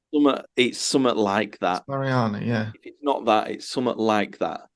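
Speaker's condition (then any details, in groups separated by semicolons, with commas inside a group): No condition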